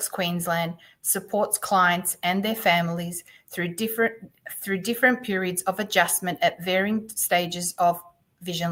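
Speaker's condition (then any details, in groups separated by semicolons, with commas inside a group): No condition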